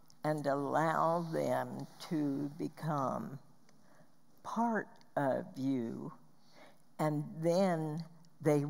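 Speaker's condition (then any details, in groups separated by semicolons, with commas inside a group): Spasmodic dysphonia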